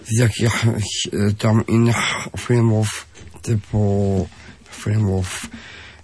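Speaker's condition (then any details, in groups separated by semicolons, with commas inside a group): Down syndrome; genetic, trisomy 21, extra chromosome 21, from birth; adult, 27 years old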